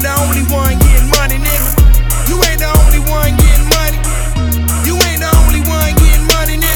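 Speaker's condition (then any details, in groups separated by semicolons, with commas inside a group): No condition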